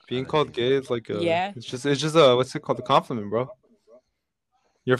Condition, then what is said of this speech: No condition.